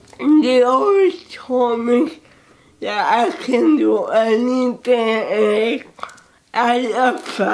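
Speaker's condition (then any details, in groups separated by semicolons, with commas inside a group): Cerebral palsy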